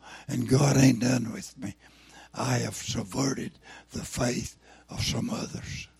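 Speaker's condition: Throat cancer, lost vocal cord; ate away vocal cord

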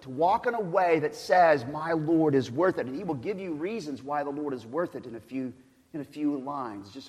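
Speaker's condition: No condition

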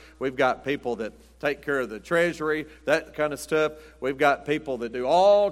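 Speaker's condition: No condition

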